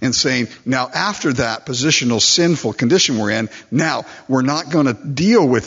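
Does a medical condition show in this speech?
No.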